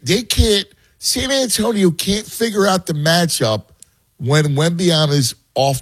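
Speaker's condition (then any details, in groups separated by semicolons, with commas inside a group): No condition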